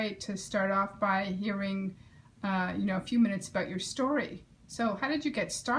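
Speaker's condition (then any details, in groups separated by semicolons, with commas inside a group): No condition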